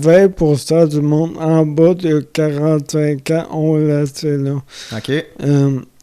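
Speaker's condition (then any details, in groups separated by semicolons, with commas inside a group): Amyotrophic lateral sclerosis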